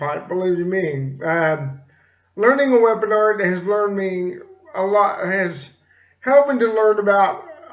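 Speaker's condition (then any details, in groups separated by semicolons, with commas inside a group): Cerebral palsy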